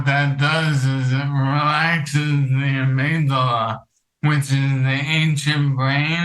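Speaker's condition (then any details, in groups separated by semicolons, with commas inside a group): ALS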